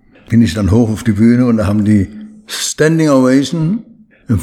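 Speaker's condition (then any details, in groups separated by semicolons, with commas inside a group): Parkinson's disease; needs much training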